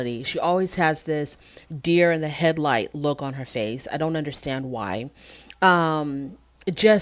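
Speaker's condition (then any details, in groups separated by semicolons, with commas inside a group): No condition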